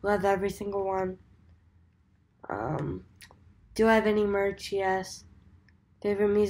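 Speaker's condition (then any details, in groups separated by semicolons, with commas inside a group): Cerebral palsy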